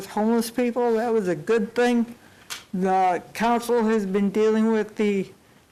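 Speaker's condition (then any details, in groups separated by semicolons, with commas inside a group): Cerebral palsy; unable to type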